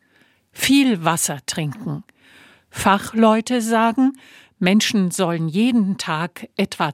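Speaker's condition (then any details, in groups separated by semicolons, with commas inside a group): No condition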